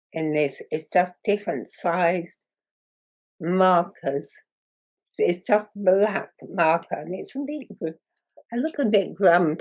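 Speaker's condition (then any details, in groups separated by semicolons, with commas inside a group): Muscular dystrophy; progressive muscle wasting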